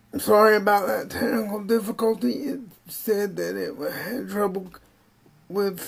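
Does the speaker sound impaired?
Yes: spastic cerebral palsy; present from birth, uses wheelchair.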